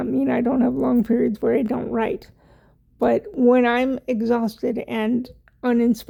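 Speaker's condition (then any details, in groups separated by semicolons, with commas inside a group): Cerebral palsy; wheelchair user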